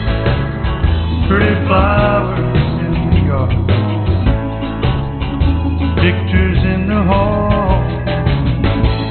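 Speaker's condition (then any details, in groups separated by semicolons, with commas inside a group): No condition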